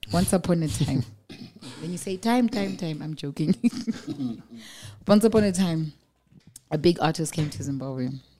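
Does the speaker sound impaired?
No.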